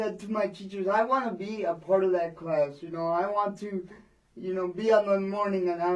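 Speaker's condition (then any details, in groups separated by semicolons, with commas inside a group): Cerebral palsy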